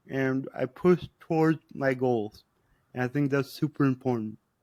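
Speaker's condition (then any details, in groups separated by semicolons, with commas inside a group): Cerebral palsy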